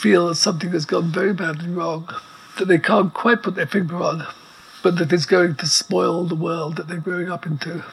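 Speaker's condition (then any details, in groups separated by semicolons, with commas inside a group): ALS; very weak voice needing amplifier, respirator audible in background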